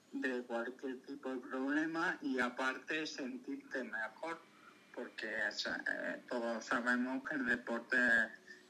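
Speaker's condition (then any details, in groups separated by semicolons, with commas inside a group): Cerebral palsy; lifelong physical motor disability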